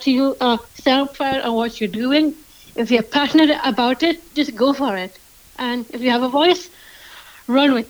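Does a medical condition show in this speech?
Yes: Down syndrome.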